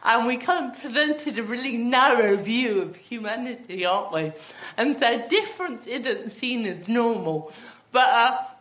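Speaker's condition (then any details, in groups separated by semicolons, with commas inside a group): Athetoid cerebral palsy; with myotonia and ataxia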